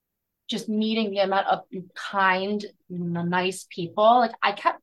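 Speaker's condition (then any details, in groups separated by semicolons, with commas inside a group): Stutter; covert for most of life, hidden and never discussed at previous 6-year job; recently owns and discloses stutter since NSA conference in Florida, comfortable stuttering at new job; stutters less after disclosing, spoke fluently enough in interview to go unnoticed; repeated sounds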